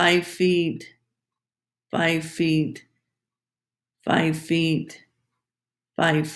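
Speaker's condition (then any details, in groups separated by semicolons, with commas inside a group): No condition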